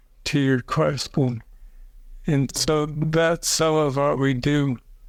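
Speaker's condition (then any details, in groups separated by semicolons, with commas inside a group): Parkinson's disease; voice affected, slurred speech early after onset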